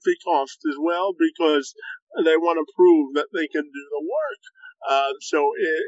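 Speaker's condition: Cerebral palsy, spastic quadriplegia

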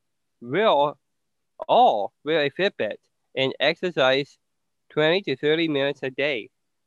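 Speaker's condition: Down syndrome; communicates very clearly per host, experienced giving many speeches

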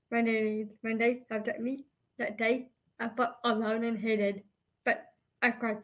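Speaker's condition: Down syndrome; congenital, hypotonia at birth, diagnosed hours after birth, high marker on alpha fetoprotein test at 16 weeks; age 25, early work on speech and neurodevelopment

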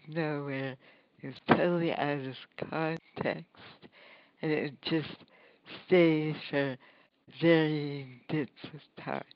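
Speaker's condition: Dystonia; late onset dystonia, not genetic, affects speech and walking, legs not moving as intended, crashes into things; speech much improved for several years as side effect of new medication use, no speech therapist; for years could not speak intelligibly, not understood by others, now talks readily, dystonia felt every word

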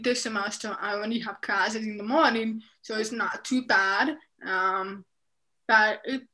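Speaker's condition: Deafness; profound, noticed at 7 months, unknown cause, bilateral cochlear malformation, left cochlear implant at 3; left cochlear implant processor, right hearing aid, FM system, lip reads, masks hinder lip reading; speech therapy for speaking and listening in deaf and hard of hearing program

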